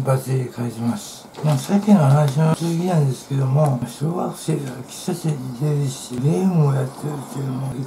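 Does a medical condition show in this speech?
Yes: tongue cancer, partial glossectomy.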